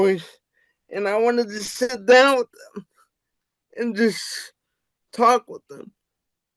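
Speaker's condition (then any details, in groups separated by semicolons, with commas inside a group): Cerebral palsy; wheelchair user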